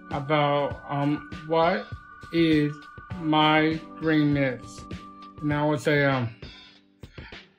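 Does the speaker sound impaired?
Yes: Down syndrome.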